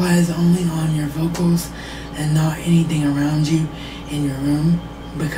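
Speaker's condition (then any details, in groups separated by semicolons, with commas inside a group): Cerebral palsy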